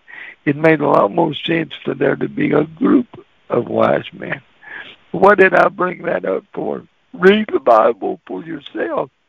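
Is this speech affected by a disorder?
Yes: cerebral palsy; walks really funny.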